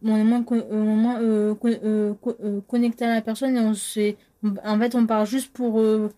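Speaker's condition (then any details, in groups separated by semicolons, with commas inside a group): Cluttering and stuttering; stuttering since about age 12-13, cluttering identified later during therapy; in speech therapy, cluttering more bothersome than stuttering; rapid cluttered speech, extra, cut or forgotten words, often asked to repeat, hard to understand; repeated sounds, prolonged sounds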